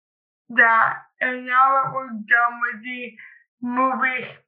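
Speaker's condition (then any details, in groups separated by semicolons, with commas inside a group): Cerebral palsy; cerebral palsy since childhood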